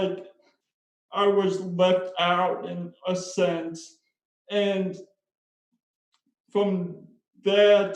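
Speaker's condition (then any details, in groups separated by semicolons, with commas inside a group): Spastic cerebral palsy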